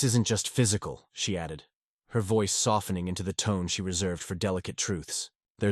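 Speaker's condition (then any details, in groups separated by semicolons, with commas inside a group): No condition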